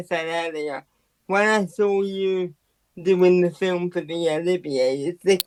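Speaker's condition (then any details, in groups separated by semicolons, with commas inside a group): Quadriplegic cerebral palsy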